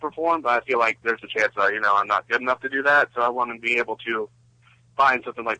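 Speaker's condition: No condition

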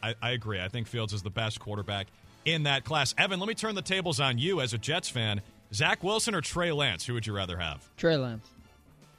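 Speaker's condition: No condition

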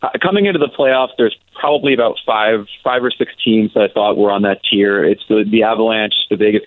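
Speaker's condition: No condition

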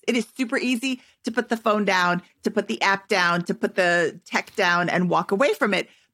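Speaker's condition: No condition

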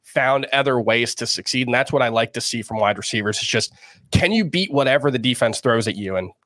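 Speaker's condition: No condition

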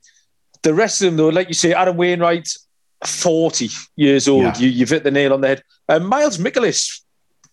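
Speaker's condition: No condition

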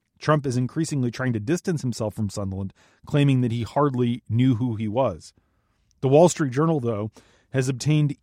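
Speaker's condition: No condition

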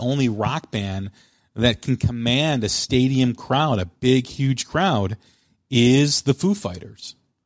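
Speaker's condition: No condition

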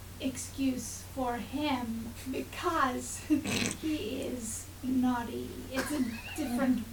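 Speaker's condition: Aphasia; only one usable hand; speaks quietly and is hard to hear, child asks her to speak up, signs one-handed

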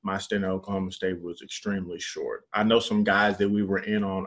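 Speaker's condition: No condition

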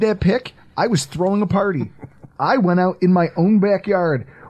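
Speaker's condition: No condition

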